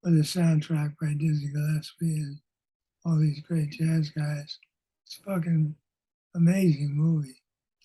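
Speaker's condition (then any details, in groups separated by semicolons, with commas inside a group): Parkinson's disease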